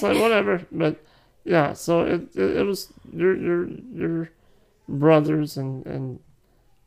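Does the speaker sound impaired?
Yes: muscular dystrophy; life expectancy uncertain.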